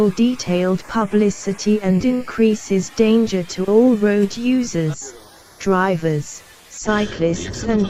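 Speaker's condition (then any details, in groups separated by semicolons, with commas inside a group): No condition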